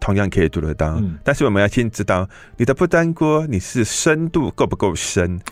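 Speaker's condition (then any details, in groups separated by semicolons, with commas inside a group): Hearing impairment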